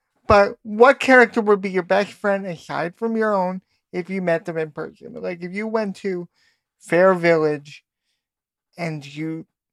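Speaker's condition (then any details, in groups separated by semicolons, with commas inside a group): Cerebral palsy; draw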